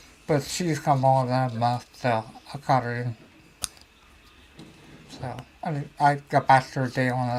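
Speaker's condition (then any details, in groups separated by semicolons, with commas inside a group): Ataxia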